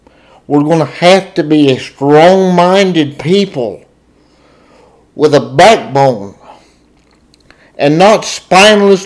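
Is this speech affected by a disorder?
Yes: cerebral palsy, spastic diplegia.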